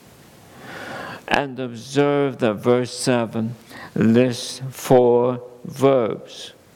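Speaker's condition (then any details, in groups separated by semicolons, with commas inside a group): ALS; under neurologist care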